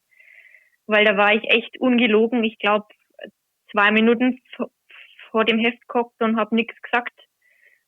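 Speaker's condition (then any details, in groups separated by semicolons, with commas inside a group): Stuttering; covert stuttering for many years, aware from about age 10, hidden until 21; openly stuttering, regularly reads scripture aloud in church since January last year, nervous beforehand; not stutter-free when reading aloud, anticipates difficult words in advance, avoided words, trouble with t-words; repeated sounds, blocks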